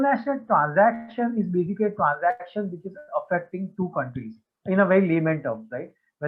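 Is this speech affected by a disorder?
No.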